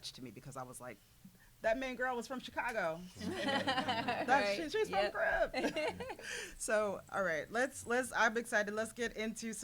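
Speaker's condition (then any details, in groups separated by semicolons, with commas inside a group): No condition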